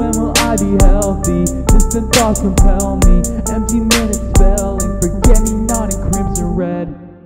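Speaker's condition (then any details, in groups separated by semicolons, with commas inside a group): No condition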